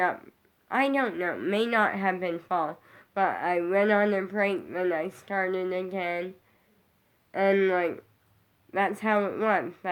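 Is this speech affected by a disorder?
Yes: brain injury.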